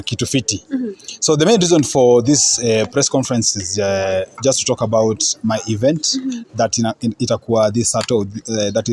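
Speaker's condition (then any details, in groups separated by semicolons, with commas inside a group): No condition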